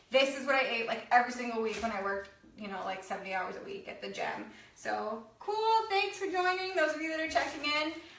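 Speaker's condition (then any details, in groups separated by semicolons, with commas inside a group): No condition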